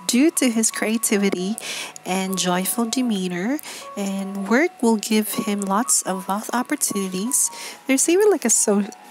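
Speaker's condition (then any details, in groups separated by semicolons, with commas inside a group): No condition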